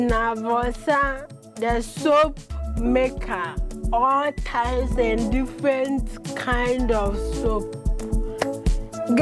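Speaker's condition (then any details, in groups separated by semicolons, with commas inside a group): Cerebral palsy; from birth; 24 years since onset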